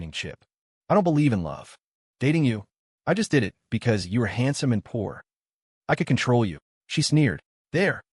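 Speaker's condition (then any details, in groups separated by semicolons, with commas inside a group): No condition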